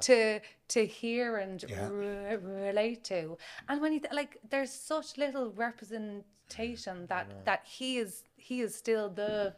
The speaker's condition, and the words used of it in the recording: Stuttering. I'm disappointed because I didn't stammer more, because had I stammered more, I actually would have felt more comfortable.